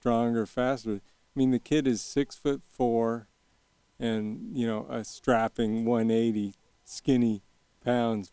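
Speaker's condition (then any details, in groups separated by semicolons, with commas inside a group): Young onset Parkinson's disease; young onset at age 40, shaky, Medtronic deep brain stimulation device, two 3-inch brain probes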